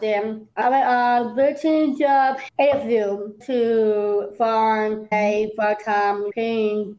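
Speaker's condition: Down syndrome; Down syndrome since birth

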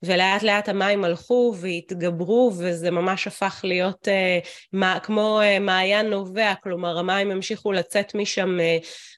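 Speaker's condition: No condition

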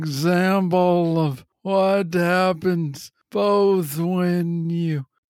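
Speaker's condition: Parkinson's disease, young onset

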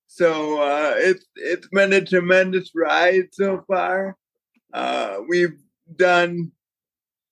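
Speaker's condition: Cerebral palsy; father Jeff propels him through swim

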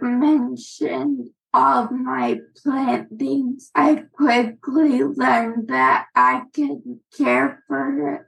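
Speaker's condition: Aphasia; brain AVM rupture with bleed after junior year of college, AVM removed in life-saving surgery; 3 years out, still improving, had daily 9-to-5 physical, occupational, speech therapy, hours reduced; talks poorly, intellect intact

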